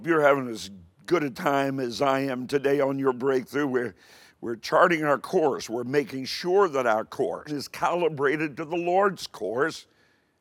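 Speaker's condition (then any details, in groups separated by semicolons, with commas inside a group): No condition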